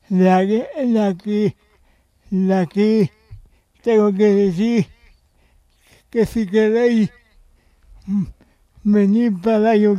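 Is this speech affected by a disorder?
Yes: cerebral palsy; extra support for daily living since birth, Aspace Sevilla day centre for stimulation.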